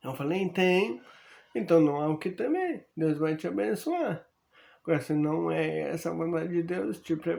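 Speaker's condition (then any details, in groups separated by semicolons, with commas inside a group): Amyotrophic lateral sclerosis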